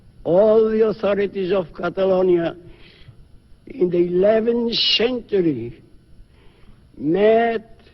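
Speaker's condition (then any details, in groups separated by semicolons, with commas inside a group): No condition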